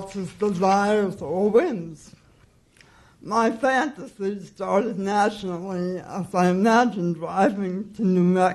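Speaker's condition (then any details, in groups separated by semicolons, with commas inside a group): Cerebral palsy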